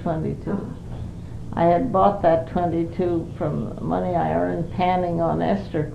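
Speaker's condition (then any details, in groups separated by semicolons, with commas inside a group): Parkinson's disease; cannot live alone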